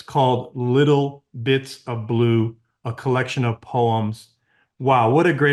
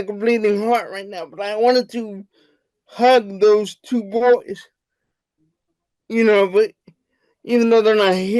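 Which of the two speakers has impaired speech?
The second: cerebral palsy; wheelchair user, types with one finger; unstable voice pitch, speech-to-text struggles, childhood speech therapy.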